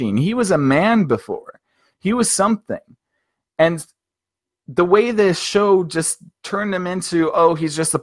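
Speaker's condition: No condition

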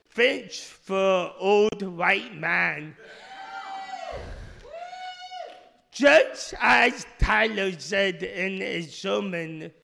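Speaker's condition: Speech impediment; initially misdiagnosed

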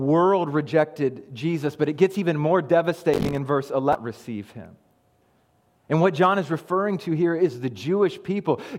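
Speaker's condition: No condition

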